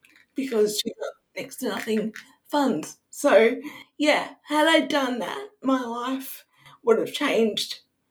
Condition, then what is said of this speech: Cerebral palsy. But when I go on to cams, a lot of people will think that I'm drunk when they first see me.